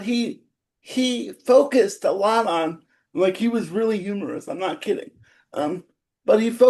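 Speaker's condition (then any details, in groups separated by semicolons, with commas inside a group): Cerebral palsy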